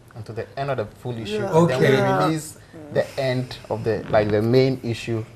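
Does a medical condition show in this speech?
No.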